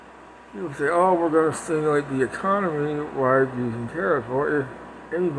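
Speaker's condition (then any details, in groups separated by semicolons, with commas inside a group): Parkinson's; speech impediment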